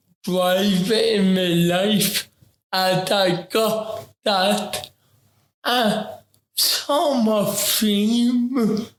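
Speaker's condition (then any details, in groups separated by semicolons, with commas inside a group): Ataxic cerebral palsy; affects talking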